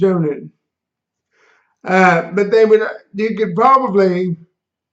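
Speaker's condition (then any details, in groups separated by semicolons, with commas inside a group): Cerebral palsy; slight speech impediment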